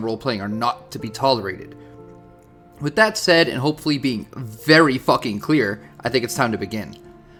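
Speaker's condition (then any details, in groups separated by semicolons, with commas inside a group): No condition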